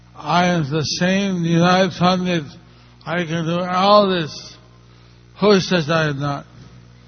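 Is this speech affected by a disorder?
Yes: stroke; not so easy to speak, checks whether listeners understand, understood only a little.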